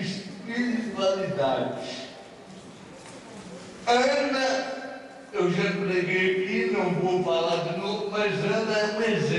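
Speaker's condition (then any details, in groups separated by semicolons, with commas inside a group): Cerebral palsy; no speech as child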